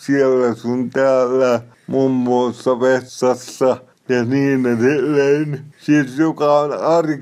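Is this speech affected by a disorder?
Yes: cerebral palsy; from birth, hypoxia when stuck on mother's tailbone during delivery, mainly mobility impairment, limits movement, speech; somewhat unclear, self-described.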